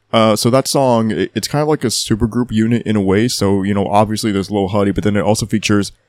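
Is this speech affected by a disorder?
No.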